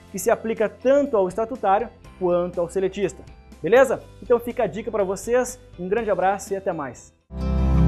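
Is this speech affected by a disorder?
No.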